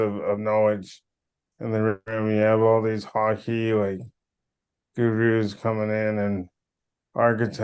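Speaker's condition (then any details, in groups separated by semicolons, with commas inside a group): Cerebral palsy; power wheelchair since childhood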